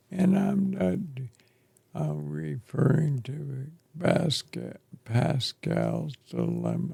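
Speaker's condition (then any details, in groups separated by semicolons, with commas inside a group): ALS; affects chest and throat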